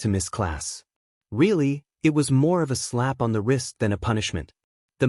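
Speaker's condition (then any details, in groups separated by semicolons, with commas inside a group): No condition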